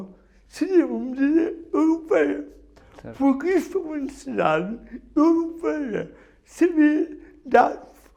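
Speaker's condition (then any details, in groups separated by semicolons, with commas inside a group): Cerebral palsy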